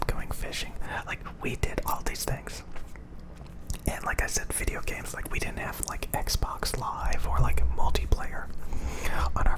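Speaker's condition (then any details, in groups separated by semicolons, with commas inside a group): No condition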